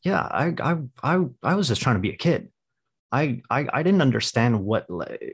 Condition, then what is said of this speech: Stuttering. Here's my stutter, by the way.